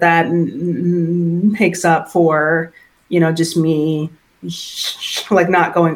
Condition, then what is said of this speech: Stuttering. So I'll go through times when I just don't feel like stuttering and I don't feel like putting myself, you know, in the position to stutter